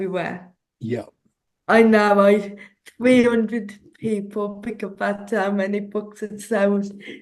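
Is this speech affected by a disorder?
Yes: cerebral palsy; some speech delay.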